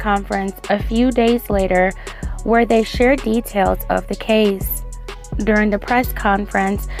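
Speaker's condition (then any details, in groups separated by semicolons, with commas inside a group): No condition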